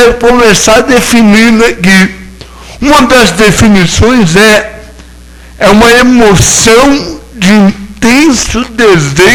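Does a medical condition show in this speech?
Yes: cerebral palsy; no speech as child.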